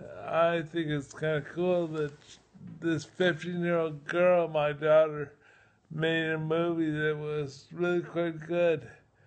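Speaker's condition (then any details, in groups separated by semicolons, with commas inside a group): Multiple sclerosis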